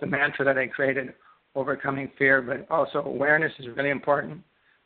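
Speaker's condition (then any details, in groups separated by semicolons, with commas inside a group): Parkinson's disease; left index finger tremor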